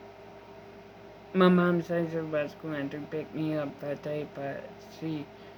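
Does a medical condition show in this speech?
Yes: mild cerebral palsy.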